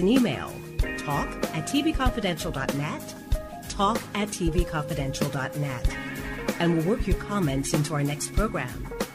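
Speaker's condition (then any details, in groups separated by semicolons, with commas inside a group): No condition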